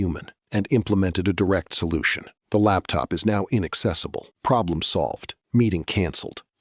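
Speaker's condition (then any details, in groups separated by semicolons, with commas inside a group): No condition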